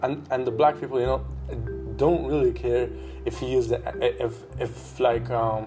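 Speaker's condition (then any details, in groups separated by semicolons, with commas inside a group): Stuttering; long-standing stutter; stuttering a lot during recording; worse when talking too fast; repeated words, blocks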